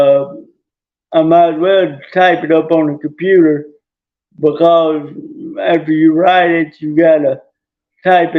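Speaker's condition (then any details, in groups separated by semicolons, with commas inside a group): Traumatic brain injury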